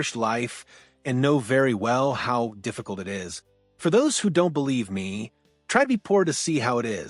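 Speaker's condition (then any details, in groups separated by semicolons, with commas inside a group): No condition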